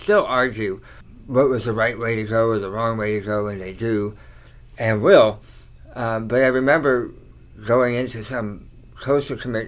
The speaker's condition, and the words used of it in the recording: Tongue cancer surgery. Anyway, I can talk okay. There's a slight slur.